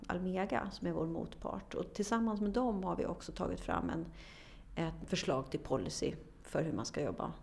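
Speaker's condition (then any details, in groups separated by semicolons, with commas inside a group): No condition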